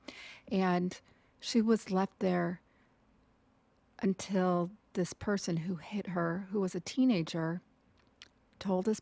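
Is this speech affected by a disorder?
No.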